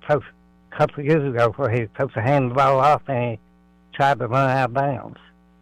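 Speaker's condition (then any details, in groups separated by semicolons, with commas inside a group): Oral cancer; oral cancer survivor; says cannot speak plainly, speech unclear after oral cancer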